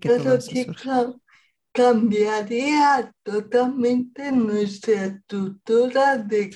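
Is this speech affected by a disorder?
Yes: cerebral palsy; present at least 40 years.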